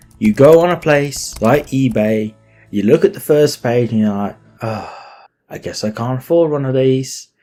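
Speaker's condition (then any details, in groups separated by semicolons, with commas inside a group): No condition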